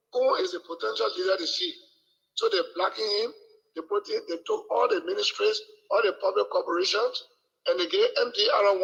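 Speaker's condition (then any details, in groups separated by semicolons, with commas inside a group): No condition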